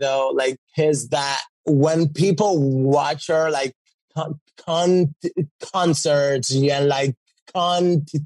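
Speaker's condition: Stutter; fluent when singing; stutter goes away when singing; repeated sounds, prolonged sounds

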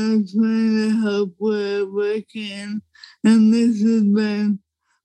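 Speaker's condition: ALS; young woman with ALS

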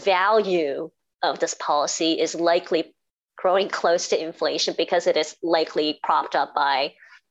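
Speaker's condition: Cleft palate and cleft lip; formerly very difficult to speak properly, teachers could not hear speech in class, now clear

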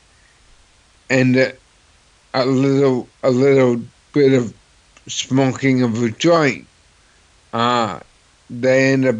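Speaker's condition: Cerebral palsy; no typical CP voice

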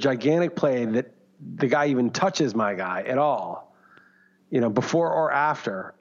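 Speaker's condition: No condition

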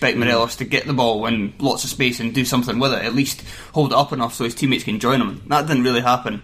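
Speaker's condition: No condition

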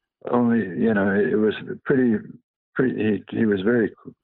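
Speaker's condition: Parkinson's disease

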